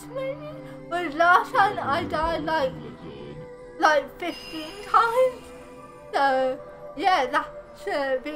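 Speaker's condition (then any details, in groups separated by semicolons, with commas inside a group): Cerebral palsy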